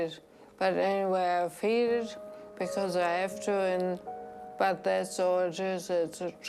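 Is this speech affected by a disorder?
Yes: traumatic brain injury, severe; right-sided ataxia.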